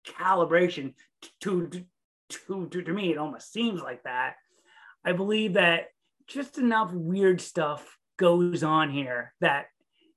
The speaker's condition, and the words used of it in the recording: Stuttering. Difficult pro- pro- process because I stutter and I'm, I'm, as you probably already noticed, I'm, I'm autistic.